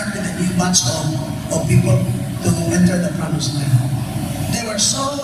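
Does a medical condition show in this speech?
No.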